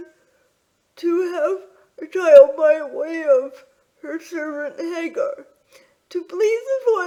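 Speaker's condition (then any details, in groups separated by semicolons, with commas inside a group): Quadriplegic cerebral palsy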